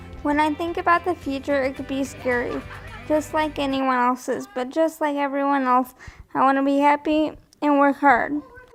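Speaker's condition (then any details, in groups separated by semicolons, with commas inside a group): Cerebral palsy; diagnosed early childhood, childhood therapy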